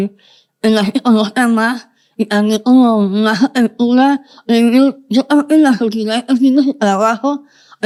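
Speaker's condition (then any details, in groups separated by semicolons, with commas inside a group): Moebius syndrome, congenital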